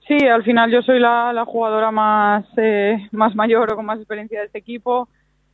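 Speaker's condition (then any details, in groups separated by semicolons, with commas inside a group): No condition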